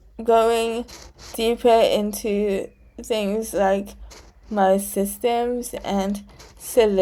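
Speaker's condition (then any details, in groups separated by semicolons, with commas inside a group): Cerebral palsy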